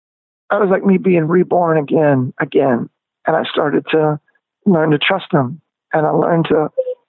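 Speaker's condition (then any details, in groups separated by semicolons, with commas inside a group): Spasmodic dysphonia; lost vocal control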